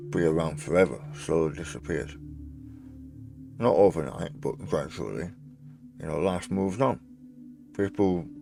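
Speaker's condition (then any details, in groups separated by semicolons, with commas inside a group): Tongue cancer surgery; stage 4 tongue cancer, major operation, radiotherapy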